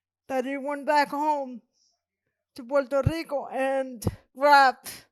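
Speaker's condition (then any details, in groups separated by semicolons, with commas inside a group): Cerebral palsy; present from birth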